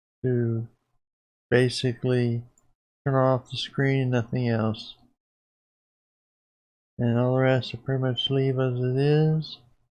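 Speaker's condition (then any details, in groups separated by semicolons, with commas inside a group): Parkinson's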